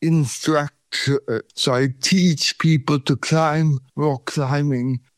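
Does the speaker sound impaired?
Yes: cerebral palsy; from birth.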